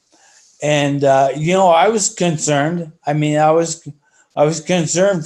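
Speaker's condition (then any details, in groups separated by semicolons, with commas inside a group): ALS; breathing affected after injection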